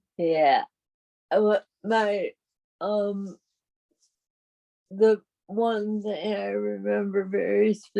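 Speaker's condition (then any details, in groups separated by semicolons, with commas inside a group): Parkinson's; voice weaker than before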